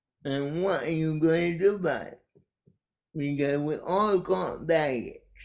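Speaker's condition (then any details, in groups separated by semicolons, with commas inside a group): Cerebral palsy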